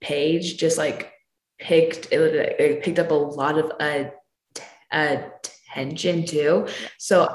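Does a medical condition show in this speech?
Yes: stutter; aware of talking differently by kindergarten, speech therapy since kindergarten, mother also stutters; teenager, sees school SLP, attends stuttering management camp focused on comfort not fluency; feels confident speaking, uses pseudo-stuttering to advertise stutter to new people; here repeated sounds, blocks.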